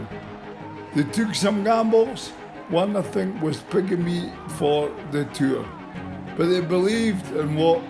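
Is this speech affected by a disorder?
Yes: motor neurone disease.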